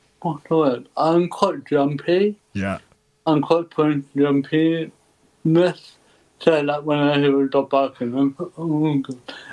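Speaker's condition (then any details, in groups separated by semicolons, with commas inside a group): Cerebral palsy; ataxic type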